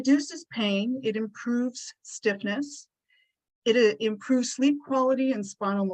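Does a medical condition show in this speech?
No.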